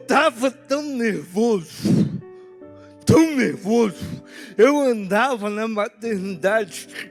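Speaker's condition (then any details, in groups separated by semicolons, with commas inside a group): Cerebral palsy; no speech as child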